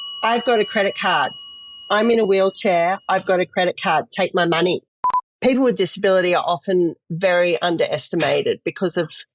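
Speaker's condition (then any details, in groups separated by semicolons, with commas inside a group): No condition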